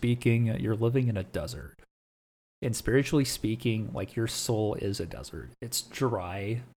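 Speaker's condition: No condition

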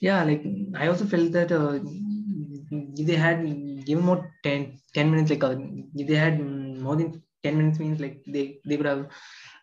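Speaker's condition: Stammering; a lot of stammering at the very start of recording; asks co-hosts to bear with it; repeated sounds, repeated words

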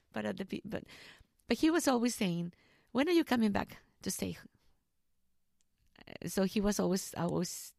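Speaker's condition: No condition

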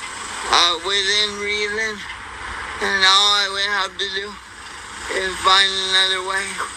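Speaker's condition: Cerebral palsy; electric wheelchair since age 6

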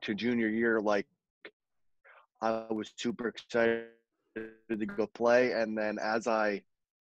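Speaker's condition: Stutter and lisp; developmental, from premature birth at 2 pounds, infant heart surgery, childhood onset, lasting through high school; worked on stutter and lisp over last 2 to 3 years; blocks

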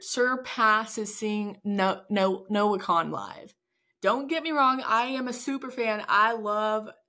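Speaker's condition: Stuttering; fear of speaking in front of groups, school accommodations for presenting projects, found national stuttering association; less evident than once, comes out more again with age; some days stutters much more than usual, takes longer to get words out, talks may run over; repeated words

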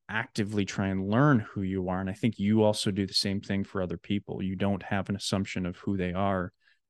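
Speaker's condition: No condition

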